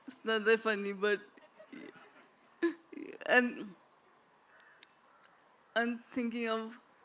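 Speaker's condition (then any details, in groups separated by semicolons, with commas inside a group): Traumatic brain injury; accident; 15 years since injury; speech fully slurred early, much improved now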